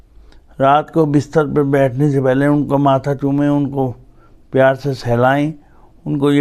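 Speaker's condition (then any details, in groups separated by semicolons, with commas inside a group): Cerebral palsy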